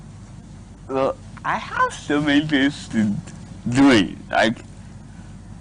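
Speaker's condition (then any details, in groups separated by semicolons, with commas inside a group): Cerebral palsy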